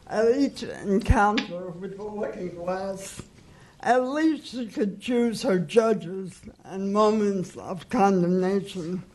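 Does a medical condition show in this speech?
Yes: cerebral palsy.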